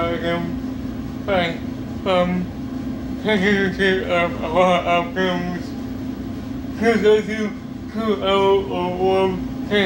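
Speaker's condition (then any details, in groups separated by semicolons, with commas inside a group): Cerebral palsy; speech disability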